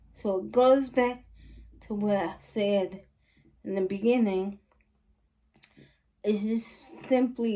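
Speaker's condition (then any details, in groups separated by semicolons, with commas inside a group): Cerebral palsy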